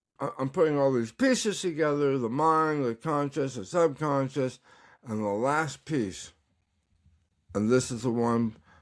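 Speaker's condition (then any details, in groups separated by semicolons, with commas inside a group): Tongue cancer; recovering, tongue exercises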